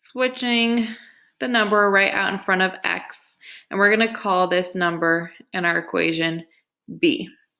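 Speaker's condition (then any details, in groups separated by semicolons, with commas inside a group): No condition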